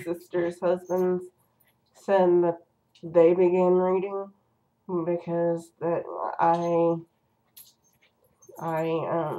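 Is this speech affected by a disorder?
Yes: cerebral palsy.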